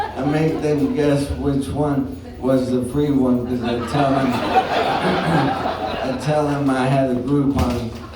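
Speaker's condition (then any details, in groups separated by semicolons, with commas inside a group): ALS; some speech trouble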